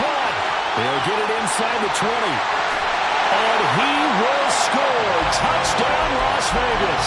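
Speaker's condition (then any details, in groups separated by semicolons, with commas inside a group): No condition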